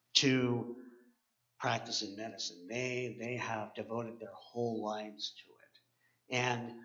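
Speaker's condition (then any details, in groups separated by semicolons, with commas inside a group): Cleft palate; 7 years of speech therapy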